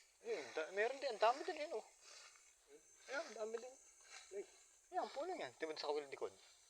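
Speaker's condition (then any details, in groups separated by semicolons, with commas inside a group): No condition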